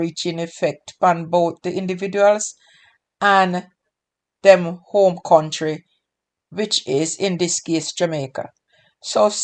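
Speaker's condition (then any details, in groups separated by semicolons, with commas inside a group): No condition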